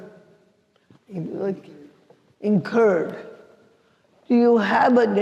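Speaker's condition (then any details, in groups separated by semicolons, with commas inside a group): Cerebral palsy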